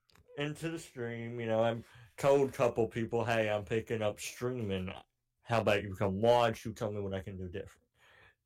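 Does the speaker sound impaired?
Yes: cleft palate; voice sounds deeper than it is, deeper over mic, cannot say certain words, frequent mispronunciations, speech impediment.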